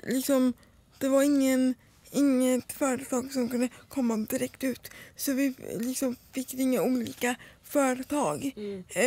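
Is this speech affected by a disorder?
Yes: cerebral palsy.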